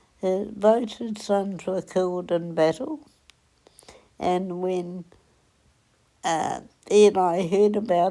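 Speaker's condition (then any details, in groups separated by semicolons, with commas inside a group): Cerebral palsy; onset at 8 days old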